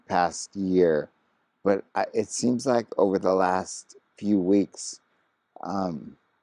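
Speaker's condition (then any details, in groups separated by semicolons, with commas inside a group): ALS; very hard to talk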